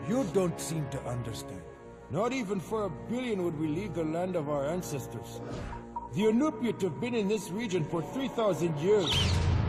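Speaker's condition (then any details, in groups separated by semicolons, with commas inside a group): No condition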